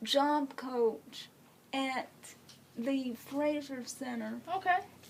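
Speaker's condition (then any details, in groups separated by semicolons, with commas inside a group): Cerebral palsy; congenital, uses wheelchair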